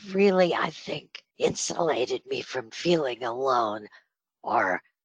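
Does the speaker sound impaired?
Yes: spasmodic dysphonia; breathy voice from Botox treatment, sounds like Marilyn Monroe.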